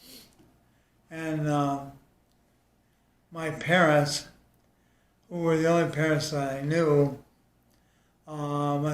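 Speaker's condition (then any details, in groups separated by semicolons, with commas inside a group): ALS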